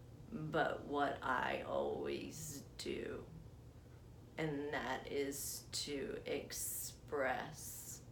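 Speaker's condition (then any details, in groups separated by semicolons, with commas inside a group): Essential tremor; affects legs as well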